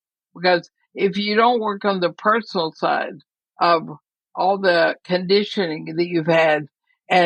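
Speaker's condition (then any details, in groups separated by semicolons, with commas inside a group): ALS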